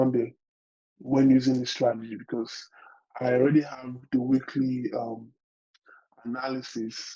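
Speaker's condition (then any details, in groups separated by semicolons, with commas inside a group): No condition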